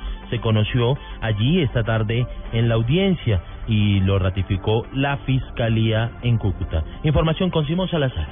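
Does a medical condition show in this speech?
No.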